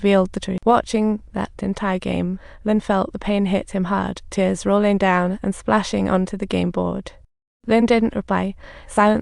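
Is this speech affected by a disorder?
No.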